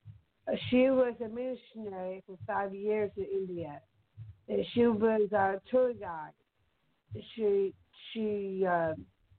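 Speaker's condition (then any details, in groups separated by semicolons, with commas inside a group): Down syndrome; from birth; young woman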